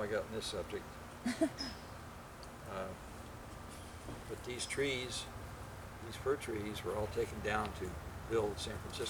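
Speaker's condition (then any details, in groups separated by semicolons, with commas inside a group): No condition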